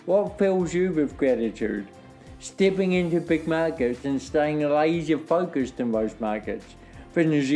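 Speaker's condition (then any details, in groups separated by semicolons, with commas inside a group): Cerebral palsy; speech therapy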